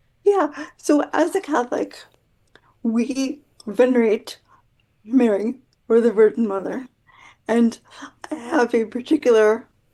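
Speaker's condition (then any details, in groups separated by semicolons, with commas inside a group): Quadriplegic cerebral palsy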